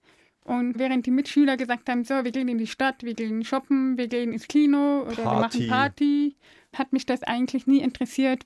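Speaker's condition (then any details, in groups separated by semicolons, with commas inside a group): Deafness; deaf since birth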